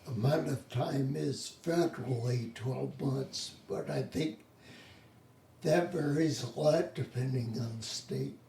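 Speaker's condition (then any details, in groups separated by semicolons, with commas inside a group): Spinocerebellar ataxia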